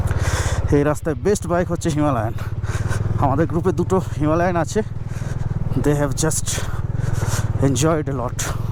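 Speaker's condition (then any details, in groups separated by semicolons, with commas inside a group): No condition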